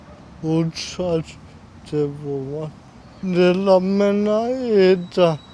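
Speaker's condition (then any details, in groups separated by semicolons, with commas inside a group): Cerebral palsy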